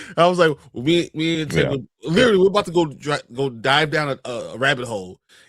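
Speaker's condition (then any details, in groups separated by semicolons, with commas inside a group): No condition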